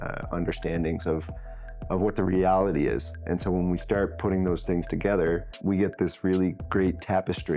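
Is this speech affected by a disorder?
No.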